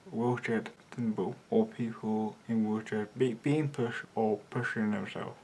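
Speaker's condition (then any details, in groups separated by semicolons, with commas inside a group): Cerebral palsy, mild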